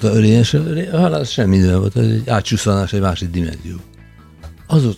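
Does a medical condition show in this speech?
Yes: Parkinson's disease; harder for listeners to understand.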